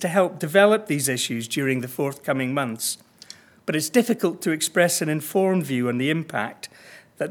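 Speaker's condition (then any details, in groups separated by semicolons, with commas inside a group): No condition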